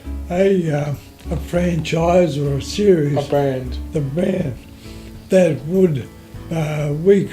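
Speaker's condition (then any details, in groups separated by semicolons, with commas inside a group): Motor neurone disease; affects voice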